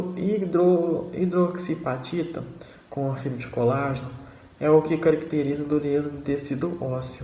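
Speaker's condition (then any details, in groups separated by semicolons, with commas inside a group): No condition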